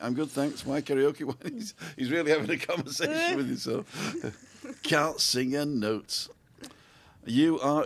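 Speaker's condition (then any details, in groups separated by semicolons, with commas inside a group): No condition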